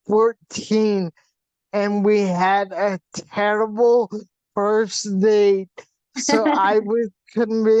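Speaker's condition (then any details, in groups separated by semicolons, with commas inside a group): Facial paralysis from hydrocephalus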